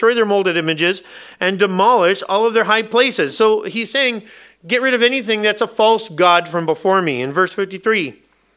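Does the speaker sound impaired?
No.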